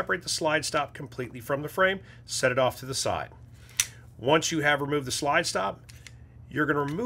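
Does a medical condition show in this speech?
No.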